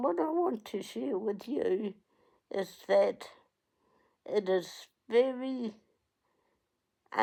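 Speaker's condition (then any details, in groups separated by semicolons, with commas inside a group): Cerebral palsy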